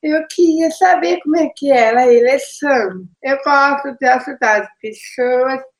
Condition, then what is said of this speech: Down syndrome. Eu tenho um pouco de dificuldade para falar, dificuldade cognitiva.